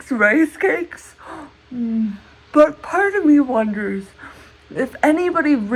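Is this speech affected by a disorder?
Yes: cerebral palsy, severe.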